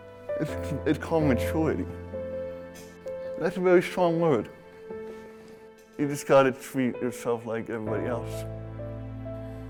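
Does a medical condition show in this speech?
Yes: cerebral palsy; from birth, motor impairment.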